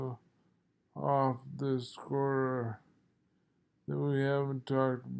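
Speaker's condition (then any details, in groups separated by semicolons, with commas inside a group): Multiple sclerosis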